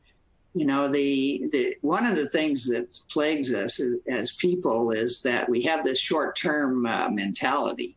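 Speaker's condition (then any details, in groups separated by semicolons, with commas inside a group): No condition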